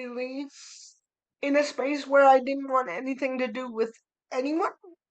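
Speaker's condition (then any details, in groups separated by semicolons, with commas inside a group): Cerebral palsy; spastic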